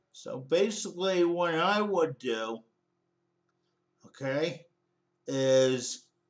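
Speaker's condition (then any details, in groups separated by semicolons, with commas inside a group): Cerebral palsy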